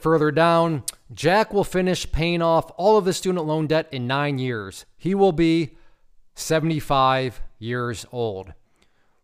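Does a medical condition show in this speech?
No.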